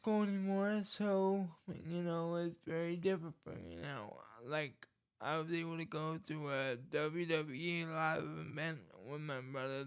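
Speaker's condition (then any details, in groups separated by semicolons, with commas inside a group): Cerebral palsy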